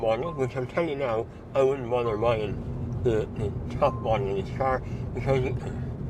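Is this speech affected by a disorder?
Yes: mouth cancer surgery.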